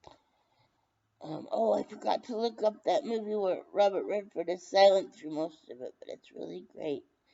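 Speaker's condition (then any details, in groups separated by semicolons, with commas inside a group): Brain injury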